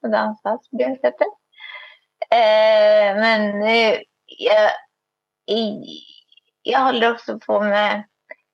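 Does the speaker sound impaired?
Yes: cerebral palsy; wheelchair user, spastic body, left arm especially uncontrollable.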